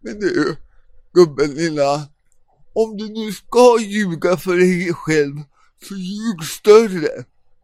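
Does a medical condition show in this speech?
Yes: cerebral palsy; present from birth, caused by not breathing for first 45 minutes of life.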